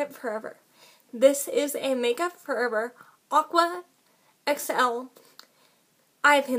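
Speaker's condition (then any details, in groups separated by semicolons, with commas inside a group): Cerebral palsy, spastic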